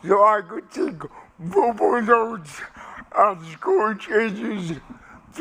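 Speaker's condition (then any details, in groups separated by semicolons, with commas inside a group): Cerebral palsy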